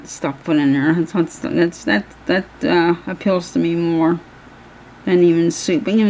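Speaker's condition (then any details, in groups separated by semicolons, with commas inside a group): Cerebral palsy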